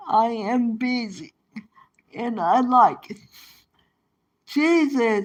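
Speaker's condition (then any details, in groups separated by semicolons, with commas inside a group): Cerebral palsy; present from birth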